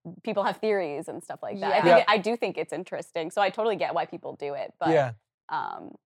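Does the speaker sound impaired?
No.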